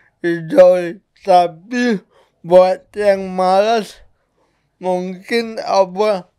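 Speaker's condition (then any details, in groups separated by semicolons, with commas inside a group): Cerebral palsy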